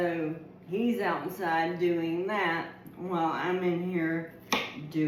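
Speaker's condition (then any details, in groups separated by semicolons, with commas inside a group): ALS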